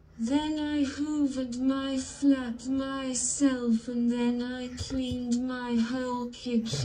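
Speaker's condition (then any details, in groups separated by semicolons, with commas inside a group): Cerebral palsy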